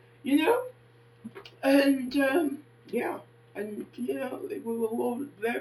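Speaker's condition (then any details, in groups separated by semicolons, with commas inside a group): Facial palsy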